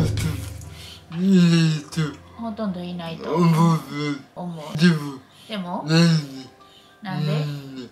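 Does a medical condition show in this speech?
Yes: cerebral palsy; severe; severe disability.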